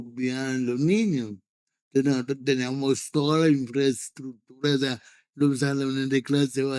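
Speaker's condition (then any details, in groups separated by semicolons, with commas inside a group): Cerebral palsy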